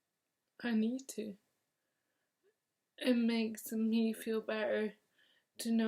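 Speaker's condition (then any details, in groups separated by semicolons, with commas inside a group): Motor neurone disease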